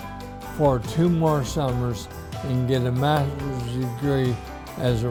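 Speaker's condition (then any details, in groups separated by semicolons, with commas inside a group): ALS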